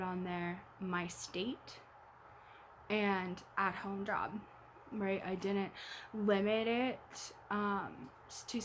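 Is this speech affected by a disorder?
No.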